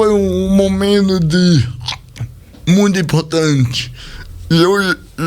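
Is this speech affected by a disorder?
Yes: cerebral palsy; speech not normal.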